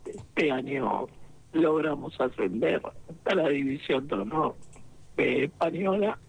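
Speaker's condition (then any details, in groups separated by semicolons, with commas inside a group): Laryngectomy, esophageal speech; totally mute after surgery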